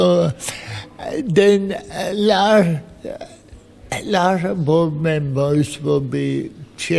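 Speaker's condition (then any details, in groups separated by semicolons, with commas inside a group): Cerebral palsy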